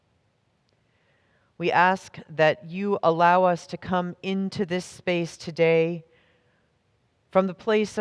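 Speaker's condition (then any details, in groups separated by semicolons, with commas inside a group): No condition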